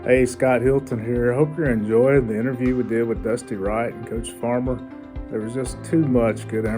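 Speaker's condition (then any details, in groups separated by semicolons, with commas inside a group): No condition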